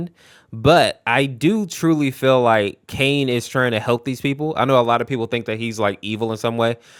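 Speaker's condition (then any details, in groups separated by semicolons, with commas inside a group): No condition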